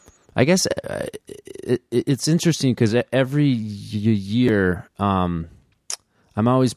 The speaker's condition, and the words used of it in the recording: Stuttering. Because sometimes it just feels like they're all sort of intimately wrapped together, and it's hard to kind of tease them apart.